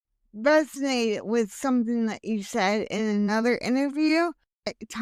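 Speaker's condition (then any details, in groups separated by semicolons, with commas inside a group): Hemiplegic cerebral palsy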